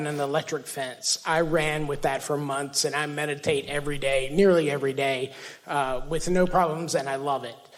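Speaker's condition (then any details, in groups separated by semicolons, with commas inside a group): No condition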